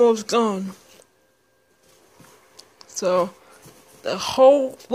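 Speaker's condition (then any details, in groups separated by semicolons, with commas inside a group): Speech impairment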